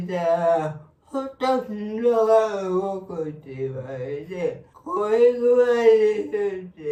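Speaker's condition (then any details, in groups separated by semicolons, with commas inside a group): Cerebral palsy; severe, uses a wheelchair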